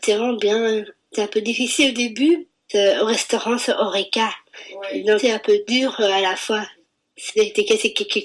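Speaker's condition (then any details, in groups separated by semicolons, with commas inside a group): Down syndrome (trisomy 21); congenital chromosome 21 anomaly, intellectual disability, developmental delay, 34-year-old woman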